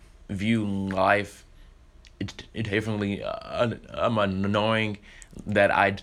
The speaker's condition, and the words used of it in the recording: Stuttering. That also helps me build my confidence in speaking in front of large crowds with a stutter and trying my best and not to stutter.